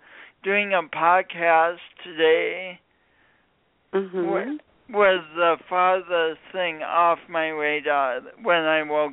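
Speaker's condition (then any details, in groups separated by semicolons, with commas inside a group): Speech impediment from birth injury; comfortable with own voice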